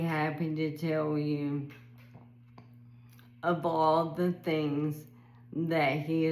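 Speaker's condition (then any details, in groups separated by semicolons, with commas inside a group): ALS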